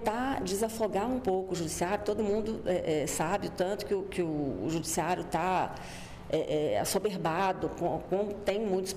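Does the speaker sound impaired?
No.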